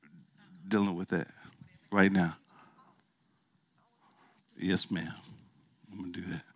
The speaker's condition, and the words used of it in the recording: None; typical speech.